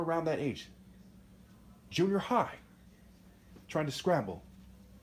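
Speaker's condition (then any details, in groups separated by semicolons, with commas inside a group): No condition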